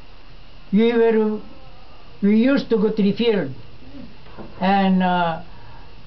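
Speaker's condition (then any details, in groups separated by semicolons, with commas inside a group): No condition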